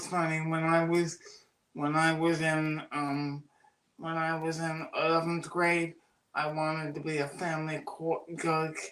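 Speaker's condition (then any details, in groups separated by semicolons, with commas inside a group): Cerebral palsy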